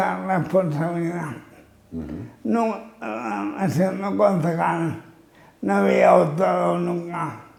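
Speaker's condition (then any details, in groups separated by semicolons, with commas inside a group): Amyotrophic lateral sclerosis (ela)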